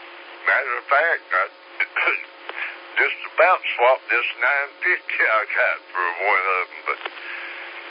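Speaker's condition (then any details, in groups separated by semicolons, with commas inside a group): Slurred speech; stroke 3 years ago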